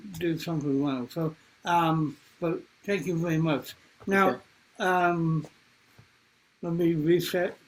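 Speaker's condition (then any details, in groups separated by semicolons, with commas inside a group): Cerebral palsy; from birth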